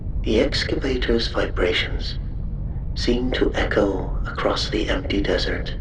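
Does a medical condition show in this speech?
No.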